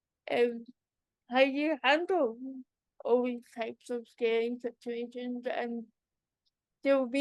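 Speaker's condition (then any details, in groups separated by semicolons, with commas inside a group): Cerebral palsy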